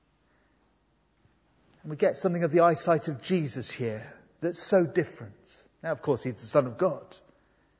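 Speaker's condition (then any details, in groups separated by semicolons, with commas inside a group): No condition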